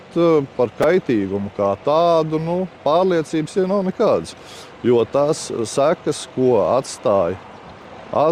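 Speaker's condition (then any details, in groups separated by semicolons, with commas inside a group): No condition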